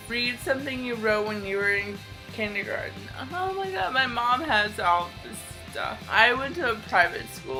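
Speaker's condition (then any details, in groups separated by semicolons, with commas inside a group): Cerebral palsy, mild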